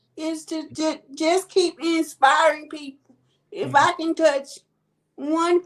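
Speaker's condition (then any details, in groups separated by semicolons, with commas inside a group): Cerebral palsy; quadriplegic type, all four limbs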